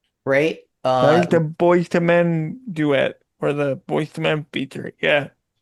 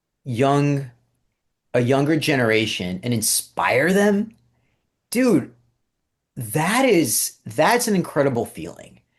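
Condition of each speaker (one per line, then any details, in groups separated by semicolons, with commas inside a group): Cerebral palsy; physical disability; voice sometimes sounds childlike
No condition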